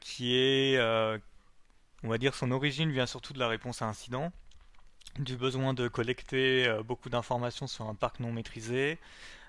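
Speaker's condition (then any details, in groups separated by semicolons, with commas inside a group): No condition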